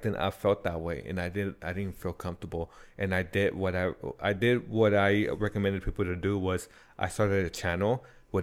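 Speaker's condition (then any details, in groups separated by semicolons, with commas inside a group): Stuttering; stutters a lot since youth, occasional slight lisp attributed to mouth anatomy, improved through repeated conversation practice; words not fluent, manages conversation after much practice; repeated sounds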